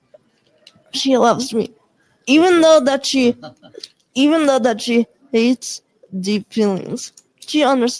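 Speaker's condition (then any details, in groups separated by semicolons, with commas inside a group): Cerebral palsy and dystonia; from birth, born 3 months premature, lack of oxygen to cerebellum, with dystonia causing muscle stiffness; high school age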